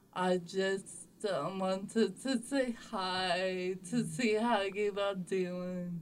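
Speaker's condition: Cerebral palsy; others have said talks funny, had speech therapy in past

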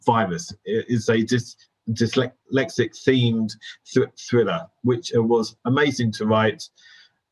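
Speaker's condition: Stammer; affecting language; repeated sounds

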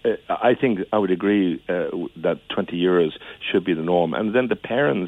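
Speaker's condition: No condition

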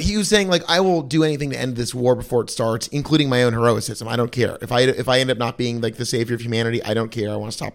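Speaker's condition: No condition

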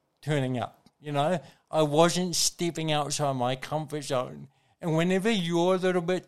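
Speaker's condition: Cerebral palsy; voice work through breathing and speech therapy

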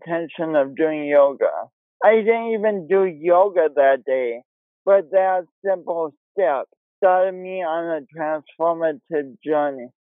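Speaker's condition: Cerebral palsy; started at Sioux Falls YMCA

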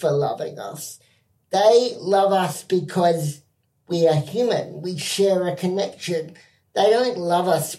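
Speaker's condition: Cerebral palsy, spastic quadriplegia

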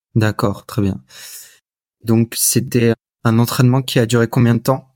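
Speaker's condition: No condition

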